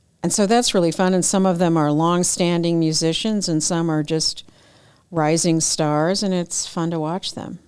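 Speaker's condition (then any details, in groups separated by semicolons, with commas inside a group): No condition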